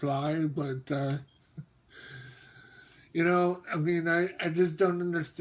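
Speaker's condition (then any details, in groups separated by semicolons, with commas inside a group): Mobius syndrome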